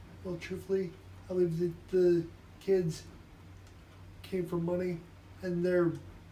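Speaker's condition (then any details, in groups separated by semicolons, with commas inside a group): Traumatic brain injury; assault at age 15, unable to walk or self-care; about 17 years since injury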